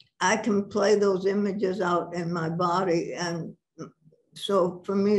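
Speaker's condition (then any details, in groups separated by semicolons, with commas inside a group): Parkinson's; about six years since onset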